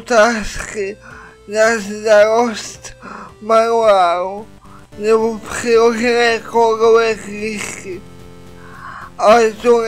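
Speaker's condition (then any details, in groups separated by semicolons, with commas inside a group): Cerebral palsy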